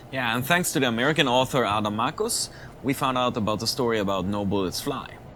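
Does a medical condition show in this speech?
No.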